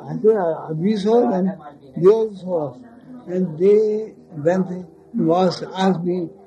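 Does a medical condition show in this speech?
Yes: speech loss after head injury; speech lost after head injury, very difficult to utter words, heavy speech, listeners say understandable.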